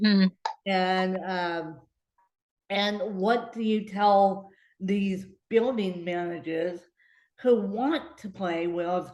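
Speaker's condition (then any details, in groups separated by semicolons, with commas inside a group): Cerebral palsy, mixed, moderate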